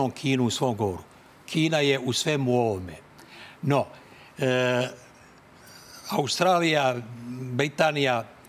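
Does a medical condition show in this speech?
No.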